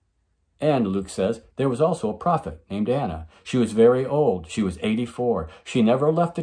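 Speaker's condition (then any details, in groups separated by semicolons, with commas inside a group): No condition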